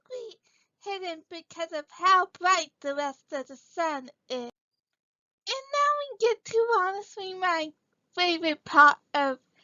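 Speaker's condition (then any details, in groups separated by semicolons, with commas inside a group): Cerebral palsy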